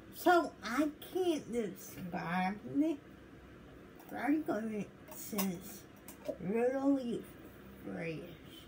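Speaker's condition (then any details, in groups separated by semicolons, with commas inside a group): Cerebral palsy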